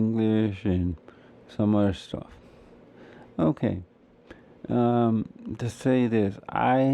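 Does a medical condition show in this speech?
Yes: cerebral palsy; wheelchair user.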